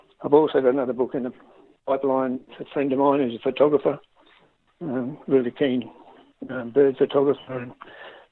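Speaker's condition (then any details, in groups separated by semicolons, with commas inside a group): Parkinson's disease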